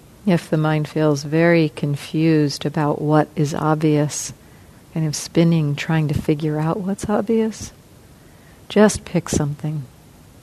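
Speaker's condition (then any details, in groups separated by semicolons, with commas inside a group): No condition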